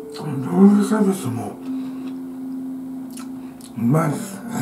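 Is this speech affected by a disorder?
Yes: tongue cancer, partial glossectomy.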